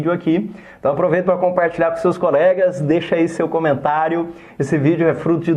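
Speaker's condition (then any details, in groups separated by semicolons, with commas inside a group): No condition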